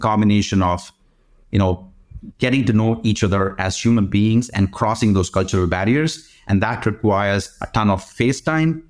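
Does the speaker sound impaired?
No.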